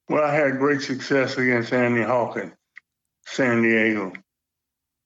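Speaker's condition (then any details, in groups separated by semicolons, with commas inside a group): Parkinson's; Parkinson's disease for quite a while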